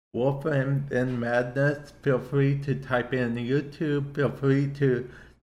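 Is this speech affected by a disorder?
Yes: cerebral palsy; affects hand-eye coordination and balance; affects speech to an extent, listener asked why speech sounds as it does.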